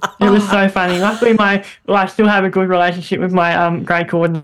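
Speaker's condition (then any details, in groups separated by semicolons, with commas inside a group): Bilateral cleft lip and palate; childhood voice squeaky, very airy, nasal, lifelong speech therapy, braces in teens, much improved since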